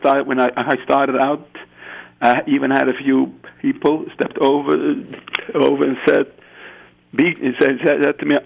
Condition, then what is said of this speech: Stuttering. I am very proud of you that you're calling in and so many people are listening and you're willing to allow the stutter to happen.